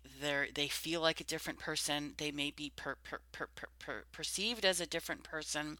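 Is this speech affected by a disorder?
Yes: stuttering; formerly covert, now overt; open acceptance, mindset change over last 4 to 5 years, more confident; stutters openly, no longer hides stuttering; here repeated sounds.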